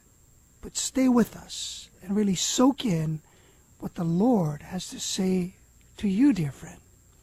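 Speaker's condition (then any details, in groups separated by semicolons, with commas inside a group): No condition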